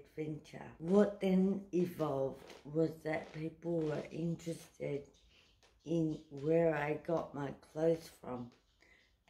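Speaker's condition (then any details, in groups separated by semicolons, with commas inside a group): Cerebral palsy; uses wheelchair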